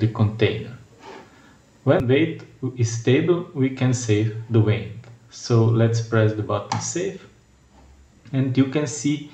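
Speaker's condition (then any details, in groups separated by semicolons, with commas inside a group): No condition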